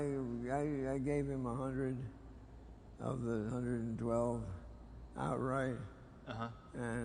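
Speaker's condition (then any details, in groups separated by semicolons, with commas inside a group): Parkinson's disease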